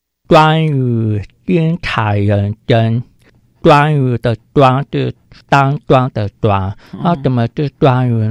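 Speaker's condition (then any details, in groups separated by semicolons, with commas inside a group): Hearing impairment; congenitally deaf, hearing aid, attended Shuanglian elementary hearing resource class, mainstream schools, uses spoken and sign language; wears hearing aid; spoken clarity below typical speakers, spoken language learned with difficulty in childhood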